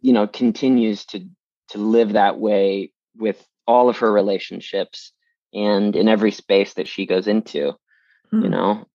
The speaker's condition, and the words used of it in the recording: None; typical speech.